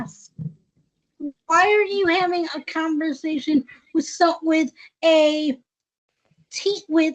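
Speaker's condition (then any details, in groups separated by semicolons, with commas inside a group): Cerebral palsy, spastic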